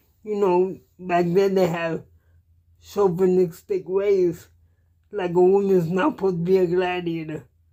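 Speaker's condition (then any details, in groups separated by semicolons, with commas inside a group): Cerebral palsy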